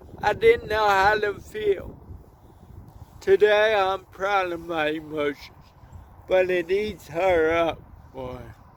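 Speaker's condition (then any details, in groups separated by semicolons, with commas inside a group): Cerebral palsy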